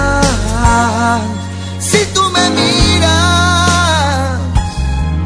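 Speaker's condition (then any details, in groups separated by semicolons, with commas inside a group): No condition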